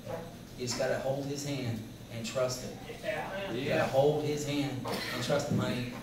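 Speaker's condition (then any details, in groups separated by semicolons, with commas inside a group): No condition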